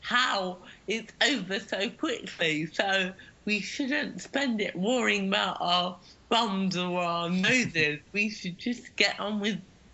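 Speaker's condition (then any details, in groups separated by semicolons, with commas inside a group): Cerebral palsy; cerebral palsy since childhood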